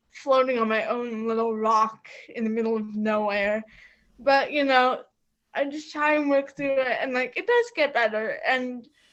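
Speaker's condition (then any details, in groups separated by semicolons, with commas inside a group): Cerebral palsy; quadriplegic, birth injury, balance and fine motor issues; trouble articulating words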